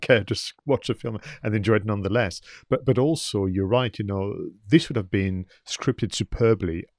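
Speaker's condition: No condition

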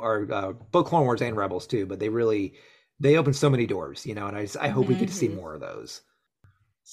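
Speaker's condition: No condition

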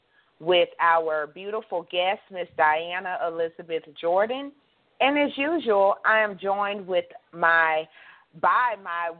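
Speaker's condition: No condition

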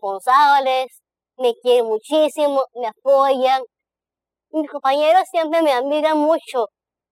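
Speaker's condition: Down syndrome; present from birth

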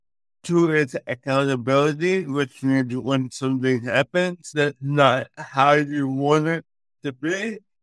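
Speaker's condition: Cerebral palsy; affects speech

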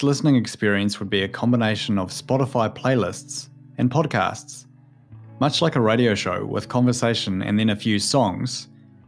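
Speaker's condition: No condition

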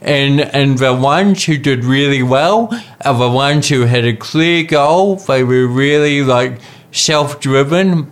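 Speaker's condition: Cerebral palsy; parents told lifelong dependence

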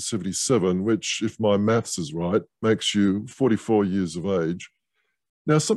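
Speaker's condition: No condition

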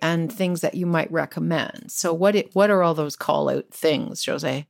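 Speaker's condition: No condition

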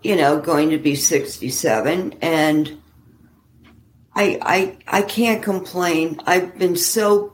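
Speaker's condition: ALS; small symptoms traced back easily 10 years or more

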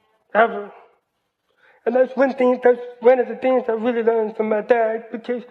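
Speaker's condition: Hearing loss, cochlear implant; college

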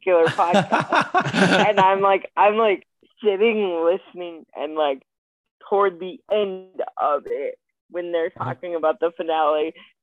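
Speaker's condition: Spastic quadriplegic cerebral palsy; age 27

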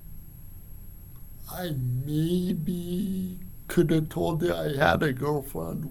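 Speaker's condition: Cerebral palsy; from birth

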